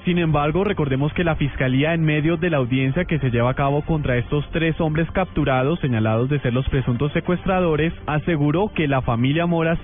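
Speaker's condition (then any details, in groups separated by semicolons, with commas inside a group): No condition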